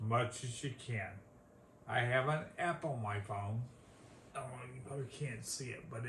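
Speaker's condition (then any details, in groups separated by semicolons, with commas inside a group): ALS, severe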